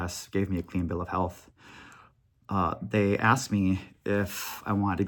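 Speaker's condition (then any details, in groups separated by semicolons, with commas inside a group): No condition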